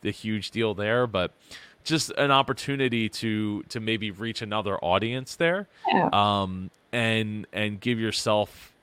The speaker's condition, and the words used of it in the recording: None; typical speech.